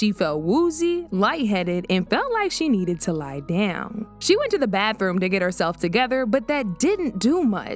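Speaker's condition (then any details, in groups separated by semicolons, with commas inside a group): No condition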